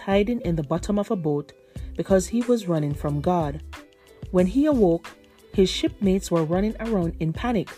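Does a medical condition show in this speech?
No.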